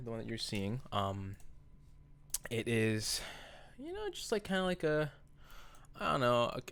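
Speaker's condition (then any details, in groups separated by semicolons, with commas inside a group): No condition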